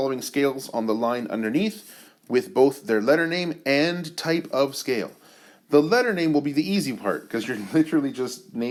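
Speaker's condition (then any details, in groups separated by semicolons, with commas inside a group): No condition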